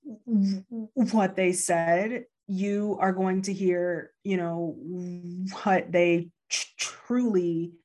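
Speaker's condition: Stuttering; lifelong stutter since grade school, past speech therapy, public speaking since 2014 as fear exposure; public speaking for about 5 years, taken up to face fear of talking; fluency varies day to day, some days very fluent, others not, worries about being understood; repeated sounds, blocks

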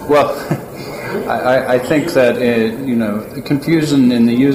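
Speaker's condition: No condition

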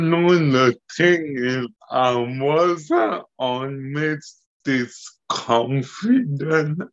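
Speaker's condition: Cerebellar and spinal ataxia; works with physio

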